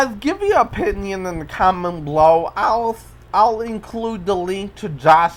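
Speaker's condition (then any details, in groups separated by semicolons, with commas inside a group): Cerebral palsy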